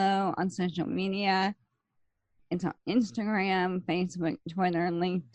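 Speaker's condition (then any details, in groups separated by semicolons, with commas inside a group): ALS; slow progressing form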